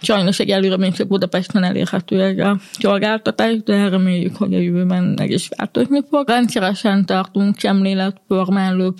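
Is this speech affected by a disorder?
Yes: hearing loss; relies on lipreading; uses live speech-to-text captioning, oral interpreting, colleague re-articulates in groups; communicates in spoken language.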